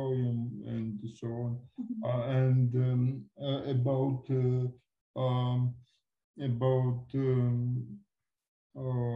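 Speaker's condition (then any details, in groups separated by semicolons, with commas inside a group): Cerebral palsy; from birth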